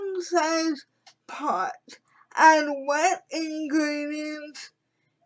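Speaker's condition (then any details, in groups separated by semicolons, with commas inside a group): Cerebral palsy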